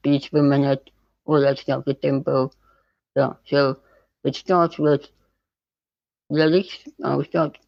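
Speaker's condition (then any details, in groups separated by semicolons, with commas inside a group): Spinal muscular atrophy type 2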